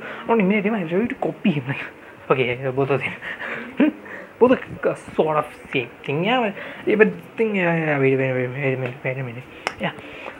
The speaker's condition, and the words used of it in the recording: Stuttering. Okay, yeah, I'm stammering. I'm not intentionally stammering.